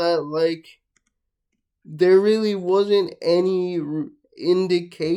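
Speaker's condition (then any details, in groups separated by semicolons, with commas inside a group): Cerebral palsy, mixed, mild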